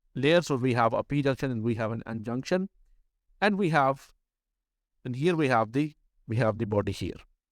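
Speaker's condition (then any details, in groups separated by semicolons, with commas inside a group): No condition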